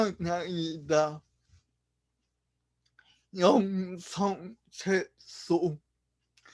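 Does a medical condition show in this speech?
Yes: brain lesion disability.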